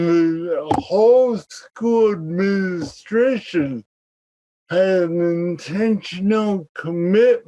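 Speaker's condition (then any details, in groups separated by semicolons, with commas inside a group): Cerebral palsy; present from birth; speech therapy as child, now speaks clearly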